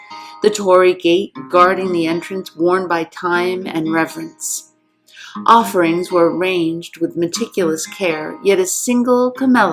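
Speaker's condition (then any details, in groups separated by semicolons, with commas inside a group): No condition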